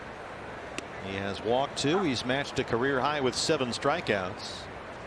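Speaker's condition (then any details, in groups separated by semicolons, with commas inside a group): No condition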